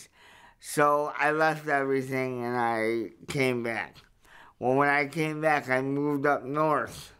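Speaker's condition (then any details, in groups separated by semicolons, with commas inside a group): Cerebral palsy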